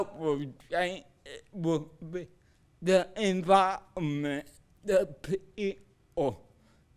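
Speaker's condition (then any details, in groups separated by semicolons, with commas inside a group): Cerebral palsy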